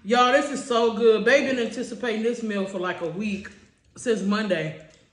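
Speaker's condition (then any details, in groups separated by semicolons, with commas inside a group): No condition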